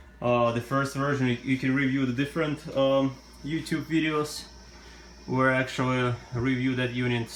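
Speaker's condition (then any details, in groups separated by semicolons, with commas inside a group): No condition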